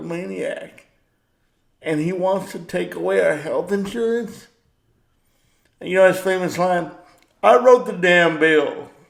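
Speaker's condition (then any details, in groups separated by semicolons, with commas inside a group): Cerebral palsy; power wheelchair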